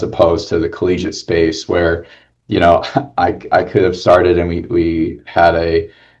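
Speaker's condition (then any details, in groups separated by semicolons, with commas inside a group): No condition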